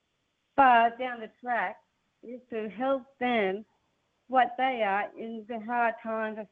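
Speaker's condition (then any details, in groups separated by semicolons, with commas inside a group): Down syndrome; support person accompanies for travel; public speaker, spoke at UN in New York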